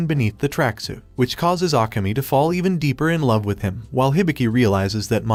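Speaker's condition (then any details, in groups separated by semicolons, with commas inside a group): No condition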